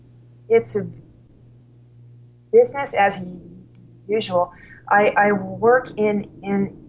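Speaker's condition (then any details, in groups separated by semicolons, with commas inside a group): Stuttering; severe stuttering at college start, fluency temporarily improved by drinking alcohol, works as school slp; stutters openly, cannot hide it, discloses stuttering to parents, feels in control; noticeable stuttering that cannot be hidden, more fluent when drinking then; repeated words, blocks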